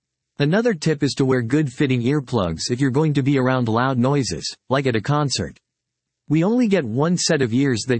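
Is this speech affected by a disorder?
No.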